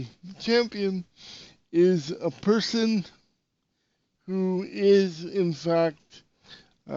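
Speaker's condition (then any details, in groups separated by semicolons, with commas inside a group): Cerebral palsy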